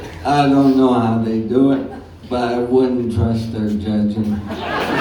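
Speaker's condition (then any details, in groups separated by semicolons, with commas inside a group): ALS; some speech trouble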